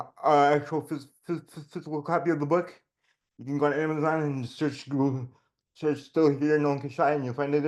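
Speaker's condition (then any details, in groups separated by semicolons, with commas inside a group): Generalized dystonia; generalized, childhood onset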